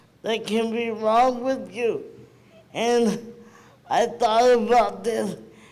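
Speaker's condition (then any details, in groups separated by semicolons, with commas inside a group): Cerebral palsy; present from birth, premature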